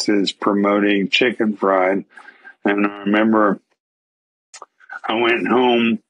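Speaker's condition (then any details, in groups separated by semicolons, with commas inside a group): ALS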